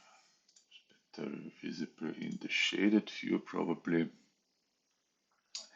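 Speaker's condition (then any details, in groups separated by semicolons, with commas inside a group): No condition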